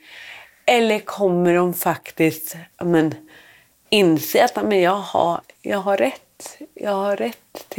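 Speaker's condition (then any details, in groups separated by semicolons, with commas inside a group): Cerebral palsy; cerebral palsy from birth asphyxia, umbilical cord around neck, born without heartbeat, resuscitated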